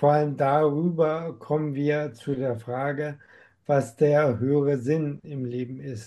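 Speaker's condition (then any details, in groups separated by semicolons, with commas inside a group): Amyotrophic lateral sclerosis; diagnosed at 47, slower course than other affected patients; has tried many approaches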